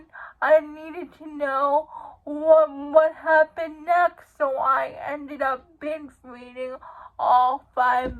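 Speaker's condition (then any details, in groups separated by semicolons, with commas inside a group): Cerebral palsy; uses wheelchair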